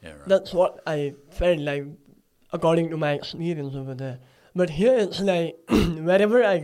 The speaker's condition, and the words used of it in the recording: Cleft palate. So people really try harder to understand what I'm trying to talk.